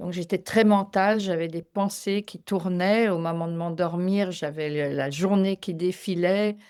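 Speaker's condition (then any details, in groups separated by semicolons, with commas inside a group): No condition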